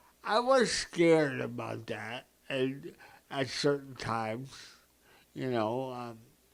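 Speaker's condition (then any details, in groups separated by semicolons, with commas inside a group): Cerebral palsy; present from birth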